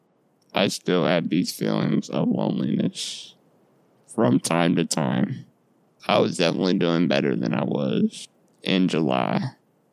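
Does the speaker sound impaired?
Yes: Duchenne muscular dystrophy; lifelong.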